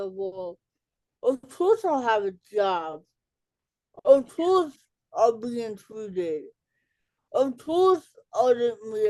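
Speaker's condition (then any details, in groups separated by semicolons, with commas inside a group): Cerebral palsy; childhood speech delay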